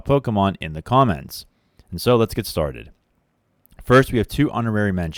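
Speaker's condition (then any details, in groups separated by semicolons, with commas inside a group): No condition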